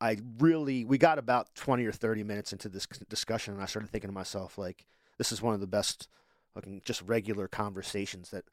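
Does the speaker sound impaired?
No.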